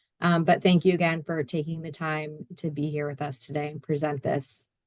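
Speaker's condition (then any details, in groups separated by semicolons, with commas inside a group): No condition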